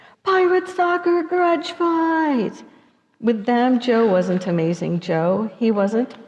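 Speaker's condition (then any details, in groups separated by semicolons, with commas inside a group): No condition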